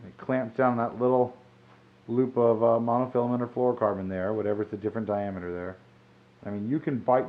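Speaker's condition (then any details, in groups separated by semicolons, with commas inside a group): No condition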